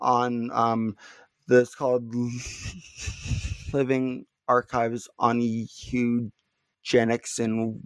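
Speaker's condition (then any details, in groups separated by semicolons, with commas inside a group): Stuttering; not stuttering much during this interview; little stuttering currently; prolonged sounds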